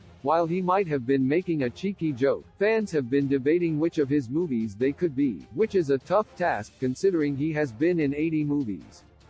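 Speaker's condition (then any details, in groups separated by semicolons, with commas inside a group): No condition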